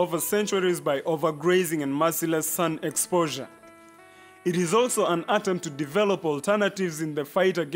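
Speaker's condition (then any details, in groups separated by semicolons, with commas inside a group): No condition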